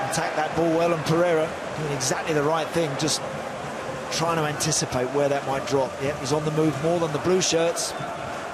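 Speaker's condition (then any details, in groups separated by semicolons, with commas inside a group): No condition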